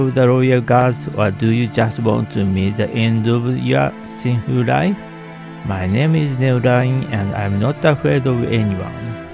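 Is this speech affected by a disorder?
No.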